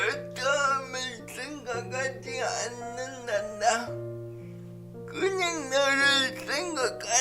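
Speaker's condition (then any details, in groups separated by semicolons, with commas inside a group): Brain lesion disability grade 1, severe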